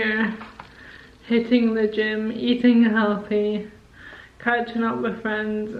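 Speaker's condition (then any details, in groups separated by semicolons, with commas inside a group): Motor neurone disease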